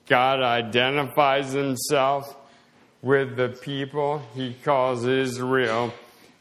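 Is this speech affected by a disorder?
Yes: slowed speech, swallowing problems; 50 over two years.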